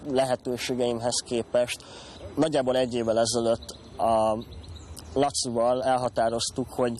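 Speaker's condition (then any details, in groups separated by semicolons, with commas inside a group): Cleft lip and palate; congenital cleft lip with cleft palate, small palatal cleft, 27-30 operations mostly plastic surgery; head-tilting drinking habit persists; mouth and voice noticed as odd by other children in childhood, liquids leaked through nose in infancy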